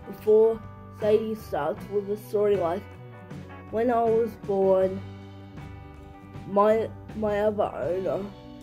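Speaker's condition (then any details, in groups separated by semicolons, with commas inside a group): Cerebral palsy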